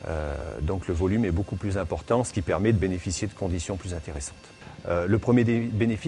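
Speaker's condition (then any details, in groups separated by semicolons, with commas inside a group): No condition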